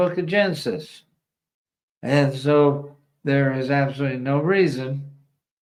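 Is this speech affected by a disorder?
Yes: ALS.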